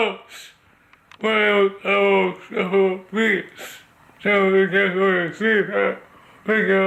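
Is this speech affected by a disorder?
Yes: cerebral palsy; speech disability.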